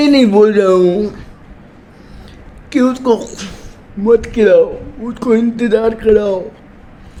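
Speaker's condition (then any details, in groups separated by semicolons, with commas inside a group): Cerebral palsy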